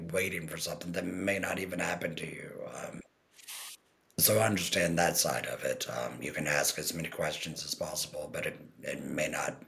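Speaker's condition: Total laryngectomy, total laryngectomy with TEP; TEP voice, earlier monotone from left vocal cord paralysis, no speech first 6 months, electrolarynx failed, swelling

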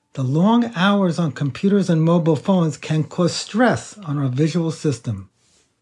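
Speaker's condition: No condition

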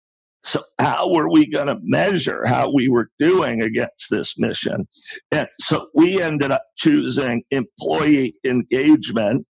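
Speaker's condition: Spasmodic dysphonia; no known cause

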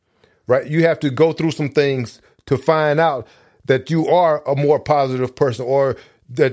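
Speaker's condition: No condition

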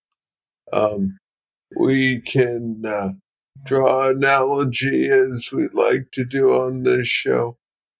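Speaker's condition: Parkinson's disease, young onset; diagnosed at 35, deep brain stimulation implant, non-rechargeable battery; DBS battery replaced one week earlier, felt better quickly after

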